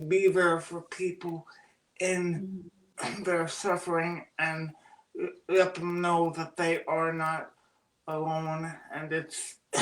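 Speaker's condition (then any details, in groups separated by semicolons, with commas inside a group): Cerebral palsy; birth oxygen deprivation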